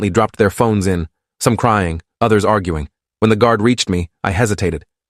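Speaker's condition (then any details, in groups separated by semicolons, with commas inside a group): No condition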